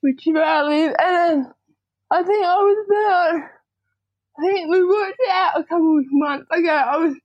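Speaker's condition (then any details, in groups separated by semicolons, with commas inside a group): Cerebral palsy, spastic diplegia; scooter planned through NDIS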